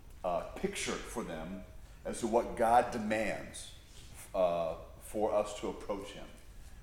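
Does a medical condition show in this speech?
No.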